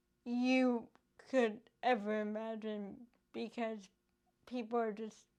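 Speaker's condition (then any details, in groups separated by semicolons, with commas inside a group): Cerebral palsy; affects hands, legs, walking and talking; physical, occupational and speech therapy; speech affected, IOP device for mouth muscles, improved within year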